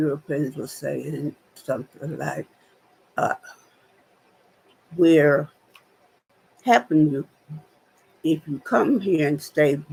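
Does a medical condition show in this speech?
Yes: spinal neurosarcoidosis.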